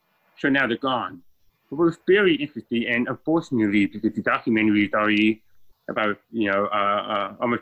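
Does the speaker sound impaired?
Yes: deafness, born deaf.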